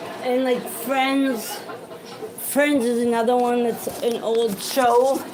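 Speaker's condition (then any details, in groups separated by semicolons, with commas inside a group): Cerebral palsy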